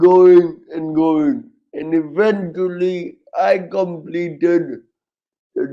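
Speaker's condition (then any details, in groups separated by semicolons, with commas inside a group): Cerebral palsy, severe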